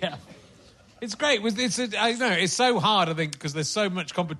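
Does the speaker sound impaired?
No.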